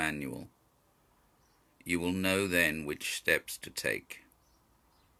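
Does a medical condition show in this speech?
No.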